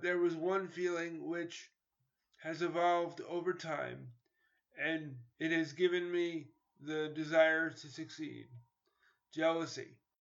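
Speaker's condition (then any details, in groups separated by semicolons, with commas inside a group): Cerebral palsy; later crutches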